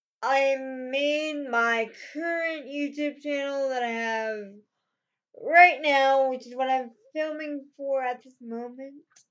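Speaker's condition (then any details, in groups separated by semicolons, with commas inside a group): Cerebral palsy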